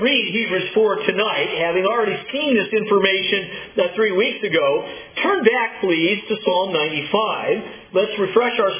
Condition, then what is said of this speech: No condition.